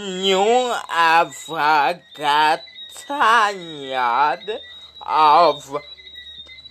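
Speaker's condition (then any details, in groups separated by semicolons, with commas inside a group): Speech impediment; no speech therapy yet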